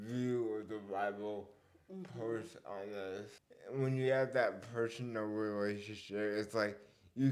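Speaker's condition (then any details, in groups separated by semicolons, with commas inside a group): Cerebral palsy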